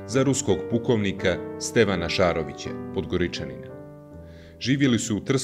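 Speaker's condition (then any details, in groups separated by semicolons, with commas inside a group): No condition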